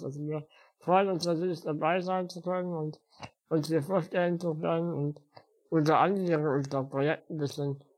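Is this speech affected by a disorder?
Yes: spinal muscular atrophy; spinal muscular atrophy since birth, uses wheelchair.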